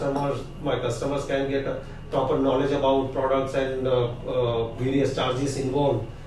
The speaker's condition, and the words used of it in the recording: No condition.